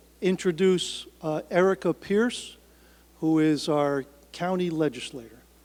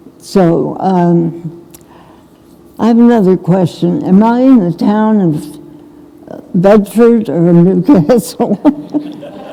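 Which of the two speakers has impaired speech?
The second: essential tremor; more than half her life.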